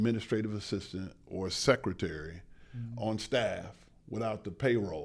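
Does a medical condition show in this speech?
No.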